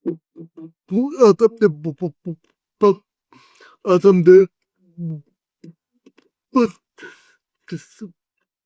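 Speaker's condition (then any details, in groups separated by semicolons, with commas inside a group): Cerebral palsy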